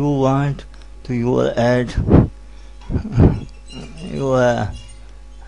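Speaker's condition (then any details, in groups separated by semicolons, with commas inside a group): Cerebral palsy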